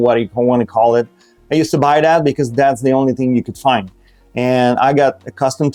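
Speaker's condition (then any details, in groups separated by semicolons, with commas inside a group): No condition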